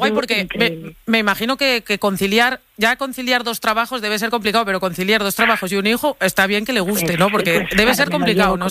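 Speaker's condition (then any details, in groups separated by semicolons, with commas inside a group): No condition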